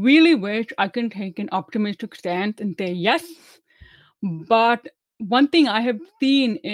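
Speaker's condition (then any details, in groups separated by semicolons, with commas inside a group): Deafness, meningitis-caused, severe; about 10 years of speech therapy, often told speaks really well for deaf person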